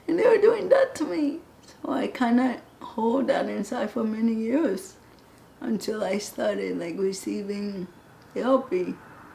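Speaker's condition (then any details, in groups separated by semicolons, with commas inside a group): Cerebral palsy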